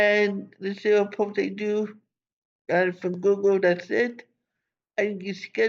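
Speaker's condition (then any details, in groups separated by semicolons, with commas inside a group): Cerebral palsy; from birth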